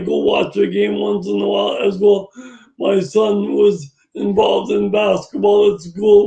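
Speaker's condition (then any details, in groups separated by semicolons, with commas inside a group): Brain injury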